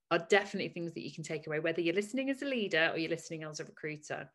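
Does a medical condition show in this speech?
No.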